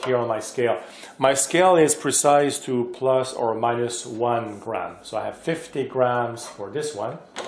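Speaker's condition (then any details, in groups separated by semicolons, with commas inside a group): No condition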